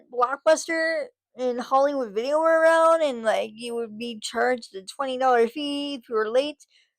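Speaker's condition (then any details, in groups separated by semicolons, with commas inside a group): Cerebral palsy, spastic; from birth, muscle spasms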